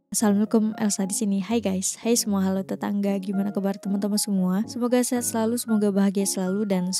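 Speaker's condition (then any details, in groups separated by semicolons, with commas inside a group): No condition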